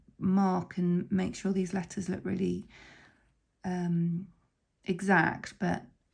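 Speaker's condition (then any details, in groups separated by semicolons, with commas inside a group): No condition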